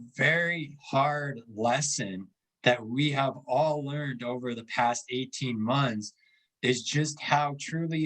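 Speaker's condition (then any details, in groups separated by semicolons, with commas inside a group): No condition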